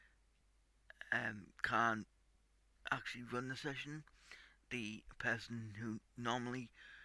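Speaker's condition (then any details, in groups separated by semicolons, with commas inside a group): Cerebral palsy; tight muscles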